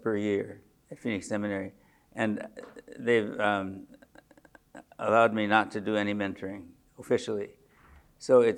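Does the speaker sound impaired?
Yes: Parkinson's disease; age 74; more tremor than usual today.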